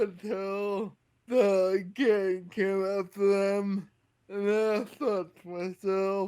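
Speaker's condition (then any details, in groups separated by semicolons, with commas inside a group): Friedreich's ataxia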